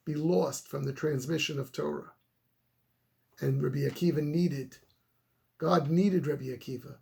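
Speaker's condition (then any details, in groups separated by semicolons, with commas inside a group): No condition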